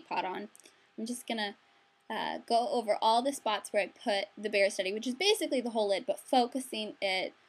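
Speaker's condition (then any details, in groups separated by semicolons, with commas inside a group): No condition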